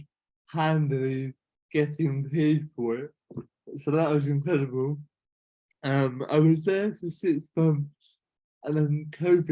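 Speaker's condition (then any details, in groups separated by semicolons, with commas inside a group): Cerebral palsy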